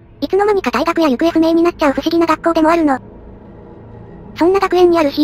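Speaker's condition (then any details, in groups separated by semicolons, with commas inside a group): No condition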